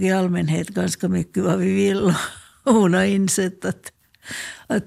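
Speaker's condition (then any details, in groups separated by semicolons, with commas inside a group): Parkinson's disease; slightly shaky, very clumsy fumbling hands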